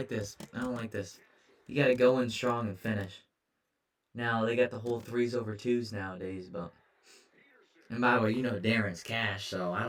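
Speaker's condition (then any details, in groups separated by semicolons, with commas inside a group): No condition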